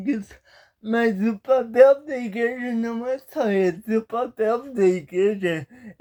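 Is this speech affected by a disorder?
Yes: paralysis; speech impairment.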